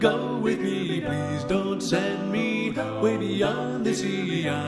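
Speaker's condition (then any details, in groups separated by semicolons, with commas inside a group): No condition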